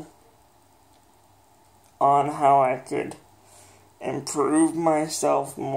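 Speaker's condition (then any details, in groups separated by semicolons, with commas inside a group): Cerebral palsy, mild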